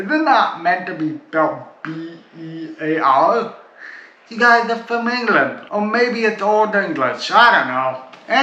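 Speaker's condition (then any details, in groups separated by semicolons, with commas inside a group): Cerebral palsy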